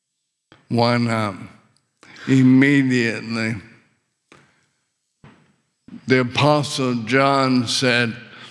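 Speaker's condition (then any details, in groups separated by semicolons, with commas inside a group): ALS; muscles falling apart throughout body, swallowing difficulty; struggles with swallowing, choked seriously on saliva, windpipe tightened, couldn't breathe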